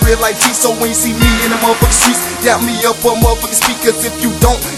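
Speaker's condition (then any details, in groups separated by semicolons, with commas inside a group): No condition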